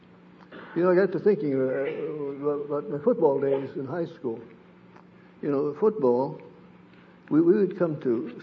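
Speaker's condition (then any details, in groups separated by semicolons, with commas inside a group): Parkinson's disease; sleep disrupted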